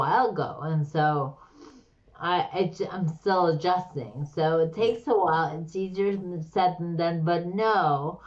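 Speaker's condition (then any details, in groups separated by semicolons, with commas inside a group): Slurred speech; slurred, stroke-like speech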